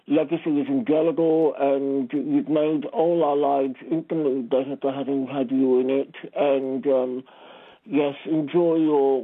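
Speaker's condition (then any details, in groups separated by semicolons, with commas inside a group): Speech impediment; disability with speech impediment; sometimes fumbles answers on air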